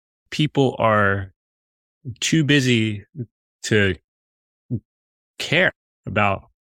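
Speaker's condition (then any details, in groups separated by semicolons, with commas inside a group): Stuttering; audible stuttering during interviews, noticed by listeners; blocks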